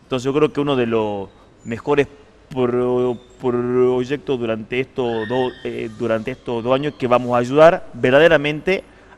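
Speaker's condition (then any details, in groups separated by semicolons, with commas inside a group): Stuttering; stuttering for 31 years, long avoided talking about it publicly; fear of speaking on camera largely overcome; formerly blocked badly when facing cameras, fear-related, now manages on-camera conversation; repeated sounds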